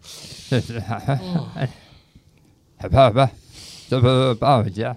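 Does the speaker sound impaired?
Yes: tongue cancer, stage 4 tongue cancer and parotid cancer; cancer-free after treatment.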